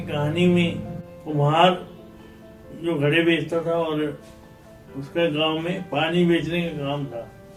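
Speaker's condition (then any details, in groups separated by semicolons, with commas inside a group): Cerebral palsy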